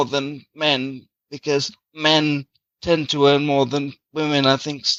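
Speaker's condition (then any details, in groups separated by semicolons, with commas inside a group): Cerebral palsy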